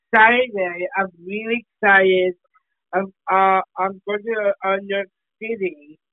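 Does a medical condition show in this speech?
Yes: Down syndrome; congenital down syndrome, recent covid pneumonia needing oxygen, cardiac arrest and critical care.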